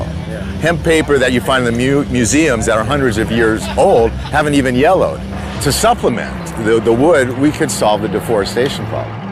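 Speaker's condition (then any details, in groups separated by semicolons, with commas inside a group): No condition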